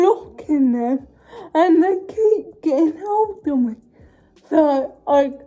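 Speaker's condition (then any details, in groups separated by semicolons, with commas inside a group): Cerebral palsy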